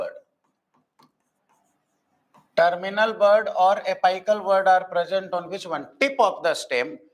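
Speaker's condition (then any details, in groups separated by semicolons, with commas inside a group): No condition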